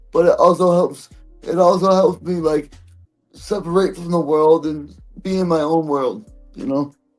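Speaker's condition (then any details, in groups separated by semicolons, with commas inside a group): Cerebral palsy; present from birth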